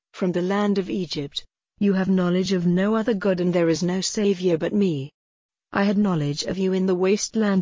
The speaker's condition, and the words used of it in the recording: None; typical speech.